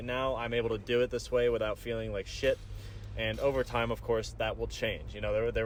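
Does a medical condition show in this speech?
No.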